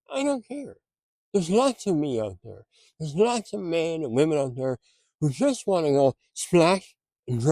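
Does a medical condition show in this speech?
Yes: mouth cancer surgery.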